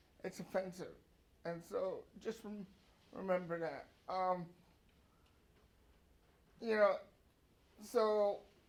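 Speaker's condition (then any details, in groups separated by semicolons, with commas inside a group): Cerebral palsy; brain cell damage at birth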